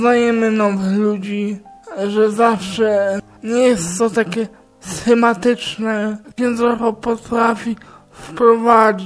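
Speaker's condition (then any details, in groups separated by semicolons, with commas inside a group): Cerebral palsy; childhood onset, moderate severity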